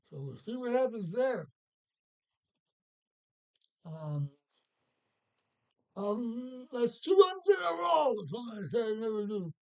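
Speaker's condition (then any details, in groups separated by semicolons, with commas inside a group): Parkinson's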